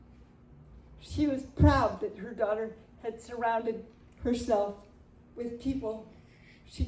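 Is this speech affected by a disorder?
Yes: cerebral palsy.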